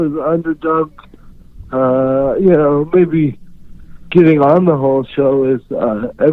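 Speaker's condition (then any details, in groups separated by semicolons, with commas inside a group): Cerebral palsy; unable to write or type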